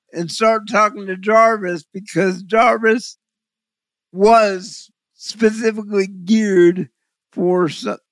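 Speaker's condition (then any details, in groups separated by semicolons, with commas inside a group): Cerebral palsy; trouble focusing with VR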